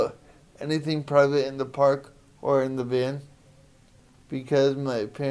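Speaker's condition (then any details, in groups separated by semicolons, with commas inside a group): Spastic quadriplegic cerebral palsy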